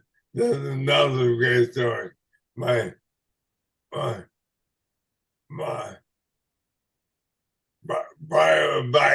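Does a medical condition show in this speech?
Yes: ALS/MND.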